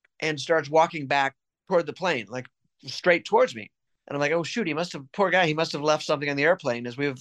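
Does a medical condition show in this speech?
No.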